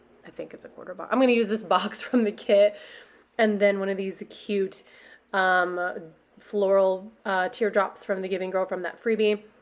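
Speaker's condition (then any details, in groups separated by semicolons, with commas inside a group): No condition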